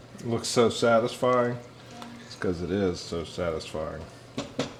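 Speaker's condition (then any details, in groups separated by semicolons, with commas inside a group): No condition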